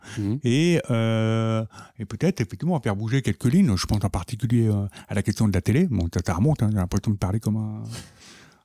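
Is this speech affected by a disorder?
Yes: profound deafness from birth; profound congenital deafness, behind-the-ear hearing aids, cued speech (LPC), sign language learned later, younger sister also deaf.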